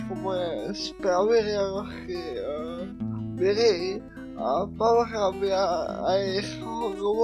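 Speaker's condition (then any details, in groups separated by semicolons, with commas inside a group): Cerebral palsy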